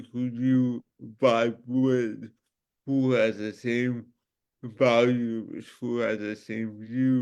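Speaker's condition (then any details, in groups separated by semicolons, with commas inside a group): Cerebral palsy; from birth; voice sounds different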